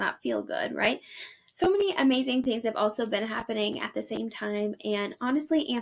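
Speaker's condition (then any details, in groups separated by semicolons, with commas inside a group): No condition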